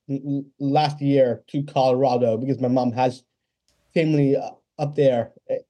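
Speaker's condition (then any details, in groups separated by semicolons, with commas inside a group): Down syndrome; congenital, lifelong; age 26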